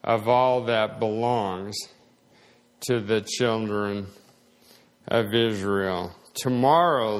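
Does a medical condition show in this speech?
Yes: slowed speech, swallowing problems; seeing speech therapist, swallow test today, very minimal advancement, less progression than expected.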